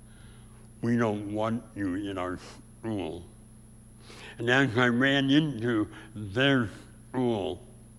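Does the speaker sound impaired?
Yes: severe speech impediment; about age 84.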